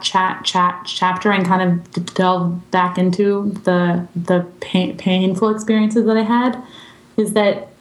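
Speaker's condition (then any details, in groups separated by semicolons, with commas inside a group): Stuttering; therapy over past 3 years: fluency shaping, stuttering modification, voluntary stuttering, subway talks with strangers; not always in control of speech, open about stuttering, speaks naturally; speech tools helped at times but not reduced stuttering, drops strategies needing unnatural speaking; repeated sounds, prolonged sounds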